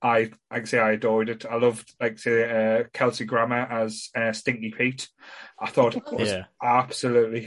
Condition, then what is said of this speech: Stuttering. So I hope I done you justice, even though I stuttered like fuck there.